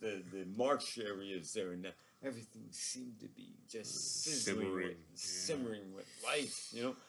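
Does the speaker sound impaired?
Yes: ALS; progressively crippling neurological disorder, living with it about three years.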